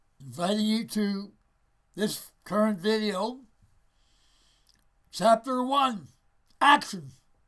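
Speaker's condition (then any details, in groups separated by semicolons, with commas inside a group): Parkinson's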